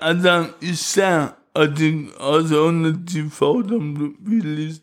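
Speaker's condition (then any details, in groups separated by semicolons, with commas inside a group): Cerebral palsy; wheelchair user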